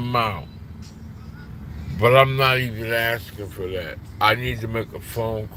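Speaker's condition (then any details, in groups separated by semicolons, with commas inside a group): Slurred speech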